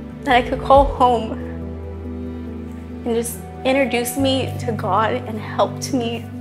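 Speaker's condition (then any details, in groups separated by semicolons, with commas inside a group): No condition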